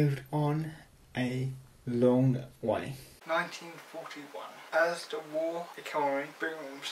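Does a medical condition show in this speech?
Yes: cerebral palsy, mild.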